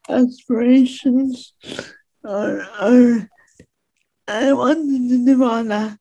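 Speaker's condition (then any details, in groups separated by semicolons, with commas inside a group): Speech impediment; disabled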